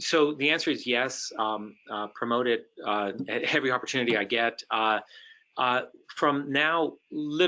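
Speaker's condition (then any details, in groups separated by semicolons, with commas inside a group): No condition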